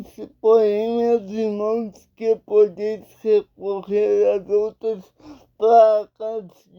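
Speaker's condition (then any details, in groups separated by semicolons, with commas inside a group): Paralysis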